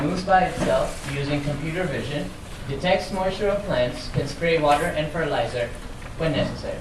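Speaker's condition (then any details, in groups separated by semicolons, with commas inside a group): No condition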